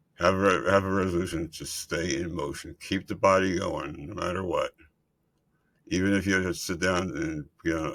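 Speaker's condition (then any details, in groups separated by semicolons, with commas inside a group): Multiple system atrophy; central hypoventilation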